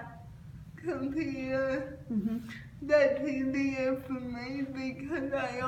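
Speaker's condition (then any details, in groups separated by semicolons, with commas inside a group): Cerebral palsy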